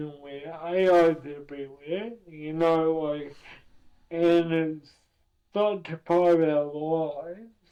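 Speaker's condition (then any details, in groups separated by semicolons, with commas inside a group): Cerebral palsy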